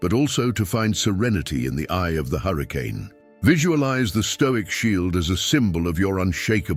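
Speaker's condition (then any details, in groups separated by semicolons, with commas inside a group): No condition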